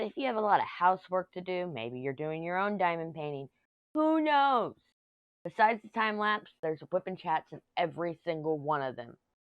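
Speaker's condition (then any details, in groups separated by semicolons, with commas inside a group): No condition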